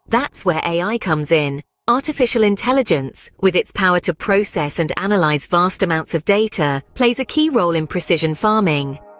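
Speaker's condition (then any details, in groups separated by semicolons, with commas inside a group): No condition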